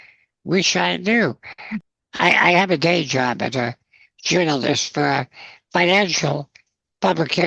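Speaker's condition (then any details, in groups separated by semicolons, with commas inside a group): Spinal muscular atrophy, congenital; lifelong, age 62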